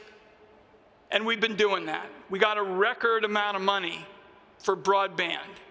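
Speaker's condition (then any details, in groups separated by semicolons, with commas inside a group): No condition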